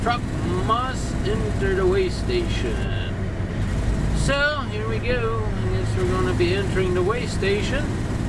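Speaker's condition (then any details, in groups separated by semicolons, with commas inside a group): No condition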